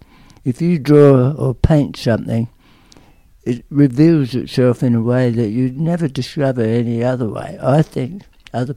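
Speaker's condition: Tongue cancer, aggressive; lasting speech and swallowing problems

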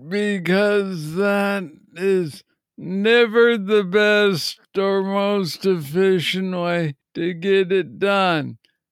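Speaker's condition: Parkinson's disease; young onset

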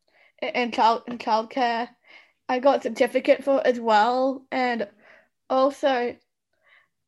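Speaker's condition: Down syndrome; now speaks publicly

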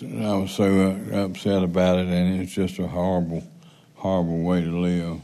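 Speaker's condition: Parkinson's

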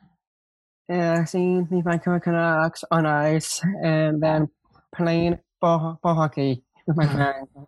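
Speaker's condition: Down syndrome

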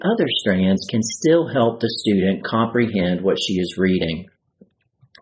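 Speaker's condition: No condition

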